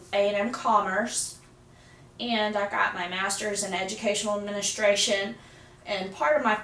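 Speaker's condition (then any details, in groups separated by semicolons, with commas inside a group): No condition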